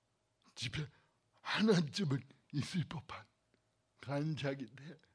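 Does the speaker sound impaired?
Yes: cerebral palsy; may need reoperation.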